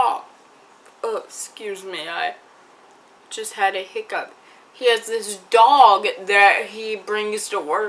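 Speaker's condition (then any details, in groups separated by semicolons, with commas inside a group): Cerebral palsy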